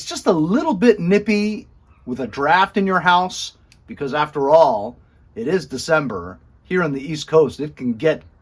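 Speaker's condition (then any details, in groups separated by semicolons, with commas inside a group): No condition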